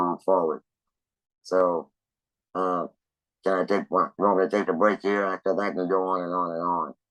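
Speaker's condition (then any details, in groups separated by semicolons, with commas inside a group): Laryngectomy; pneumatic speech device, working six months after surgery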